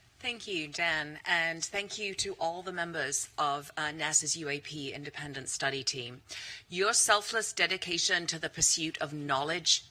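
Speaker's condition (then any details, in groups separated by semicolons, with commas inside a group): No condition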